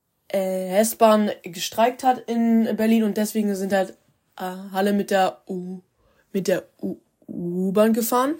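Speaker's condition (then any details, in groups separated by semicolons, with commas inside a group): Stuttering; accepted as unchangeable; stuttered very often in this episode; very frequent stuttering during recording; repeated sounds, prolonged sounds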